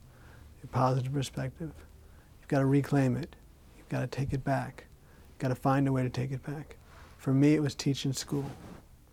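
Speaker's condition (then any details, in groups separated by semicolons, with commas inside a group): Parkinson's disease; diagnosed about 14 years before recording; Rock City Boxing with voice component, shouting counts, almost 4 years, Jayco's gym, Sarasota; some speech issues, ice water harms vocal cords, drinks warm water, speech therapy judged unnecessary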